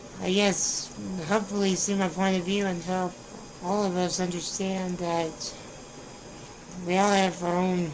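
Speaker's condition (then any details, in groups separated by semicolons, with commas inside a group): Spinal muscular atrophy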